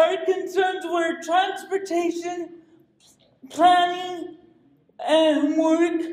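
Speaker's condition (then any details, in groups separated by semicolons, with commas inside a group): Cerebral palsy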